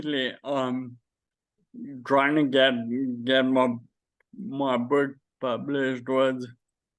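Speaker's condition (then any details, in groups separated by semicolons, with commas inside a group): Friedreich's ataxia; does voice exercises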